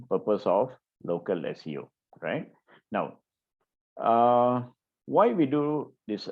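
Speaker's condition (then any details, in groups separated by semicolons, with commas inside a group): No condition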